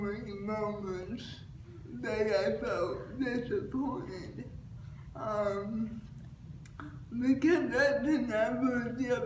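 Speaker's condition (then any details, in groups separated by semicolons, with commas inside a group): Cerebral palsy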